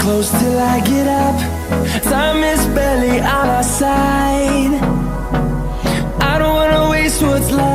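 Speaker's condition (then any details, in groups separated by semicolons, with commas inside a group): No condition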